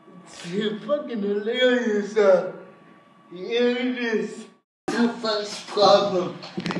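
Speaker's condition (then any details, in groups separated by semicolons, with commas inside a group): Cerebral palsy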